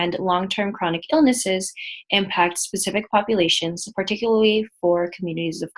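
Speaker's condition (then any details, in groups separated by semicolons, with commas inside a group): No condition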